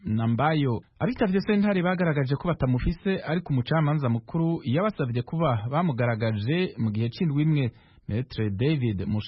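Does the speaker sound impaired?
No.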